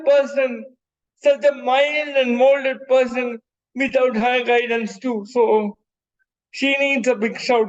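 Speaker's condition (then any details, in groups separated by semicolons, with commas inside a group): Cerebral palsy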